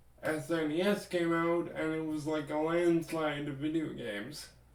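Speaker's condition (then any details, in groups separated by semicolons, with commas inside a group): Cerebral palsy; limbs affected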